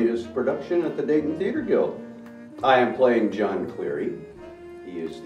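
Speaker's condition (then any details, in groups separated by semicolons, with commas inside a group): No condition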